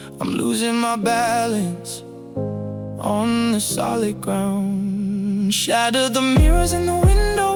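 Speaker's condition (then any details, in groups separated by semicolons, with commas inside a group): No condition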